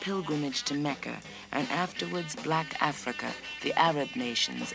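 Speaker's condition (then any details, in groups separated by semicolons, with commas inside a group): No condition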